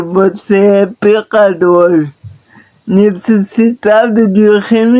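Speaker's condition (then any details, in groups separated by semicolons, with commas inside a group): Paralysis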